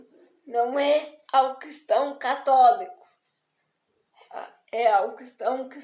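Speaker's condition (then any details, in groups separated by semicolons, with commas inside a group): Spastic diplegic cerebral palsy; did not speak as young child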